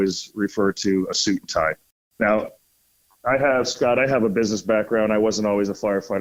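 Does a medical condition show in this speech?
No.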